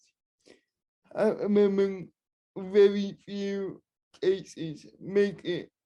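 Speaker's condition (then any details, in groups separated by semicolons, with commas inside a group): Cerebral palsy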